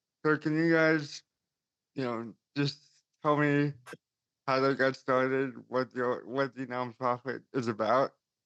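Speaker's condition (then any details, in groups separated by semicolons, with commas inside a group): Cerebral palsy; since birth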